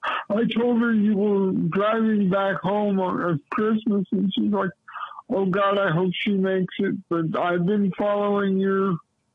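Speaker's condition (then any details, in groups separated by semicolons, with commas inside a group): Cerebral palsy; lifelong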